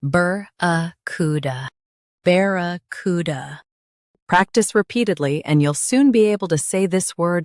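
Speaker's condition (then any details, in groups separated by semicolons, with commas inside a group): No condition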